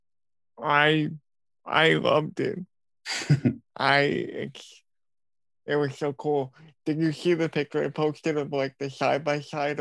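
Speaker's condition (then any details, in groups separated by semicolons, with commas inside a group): Cerebral palsy; voice sometimes sounds childlike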